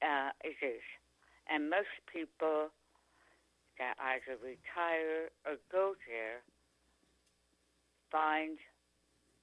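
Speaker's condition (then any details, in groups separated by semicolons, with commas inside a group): Tongue cancer; could not speak, swallow or eat after surgery, feeding tube, now speaks pretty clearly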